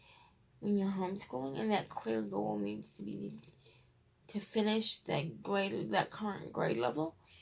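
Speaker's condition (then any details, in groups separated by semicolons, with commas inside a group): Cerebral palsy, triplegia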